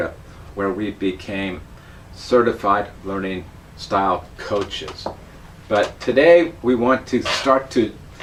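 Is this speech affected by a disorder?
No.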